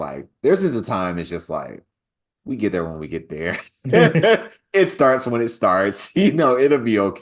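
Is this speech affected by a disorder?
No.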